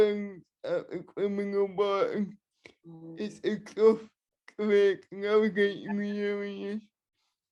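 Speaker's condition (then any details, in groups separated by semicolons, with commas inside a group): Cerebral palsy, spastic and dyskinetic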